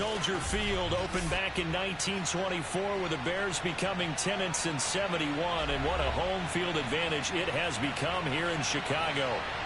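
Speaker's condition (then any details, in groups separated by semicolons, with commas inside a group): No condition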